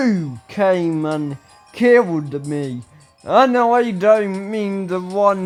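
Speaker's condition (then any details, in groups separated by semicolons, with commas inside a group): Ataxia; speech recently worse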